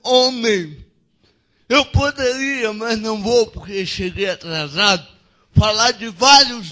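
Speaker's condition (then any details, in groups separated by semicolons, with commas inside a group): Cerebral palsy; no speech as child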